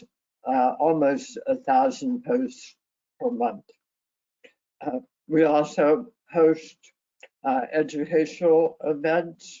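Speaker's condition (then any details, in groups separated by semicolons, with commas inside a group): Head and neck cancer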